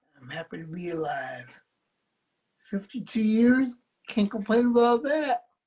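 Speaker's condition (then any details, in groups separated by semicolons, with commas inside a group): Cerebral palsy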